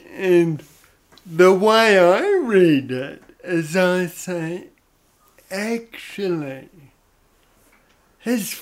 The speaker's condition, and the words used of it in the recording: Cerebral palsy. Probably to start off, you should know a little bit about why you're hearing an odd sort of voice.